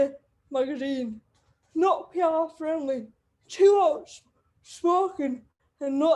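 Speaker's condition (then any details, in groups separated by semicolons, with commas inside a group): Cerebral palsy; wheelchair user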